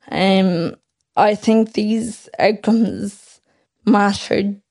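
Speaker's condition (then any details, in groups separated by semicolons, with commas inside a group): Friedreich's ataxia; progressive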